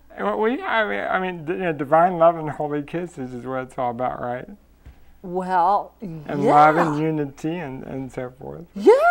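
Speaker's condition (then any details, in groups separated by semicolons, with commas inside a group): Cerebral palsy; from birth, maternal hemorrhage before delivery, non-progressive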